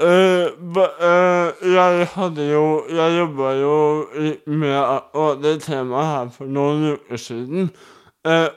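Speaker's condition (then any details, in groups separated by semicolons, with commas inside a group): Cerebral palsy; wheelchair user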